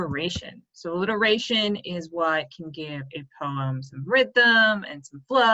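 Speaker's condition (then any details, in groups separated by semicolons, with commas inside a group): No condition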